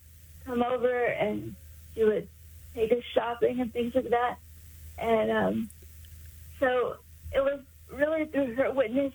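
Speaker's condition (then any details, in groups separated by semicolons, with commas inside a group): Cerebral palsy; congenital, caused by lack of oxygen to brain at birth, born about 3 months early, daily physical therapy in school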